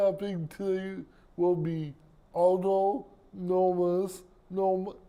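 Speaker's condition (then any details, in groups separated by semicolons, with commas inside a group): Cerebral palsy; present from birth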